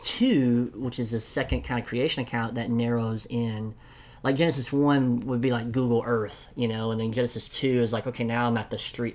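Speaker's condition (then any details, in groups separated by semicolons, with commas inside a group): Cleft lip and palate; listener heard 'palate' as 'pilot'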